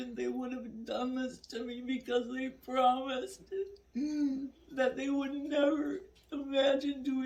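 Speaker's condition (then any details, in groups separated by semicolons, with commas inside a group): Multiple sclerosis; diagnosed at age 21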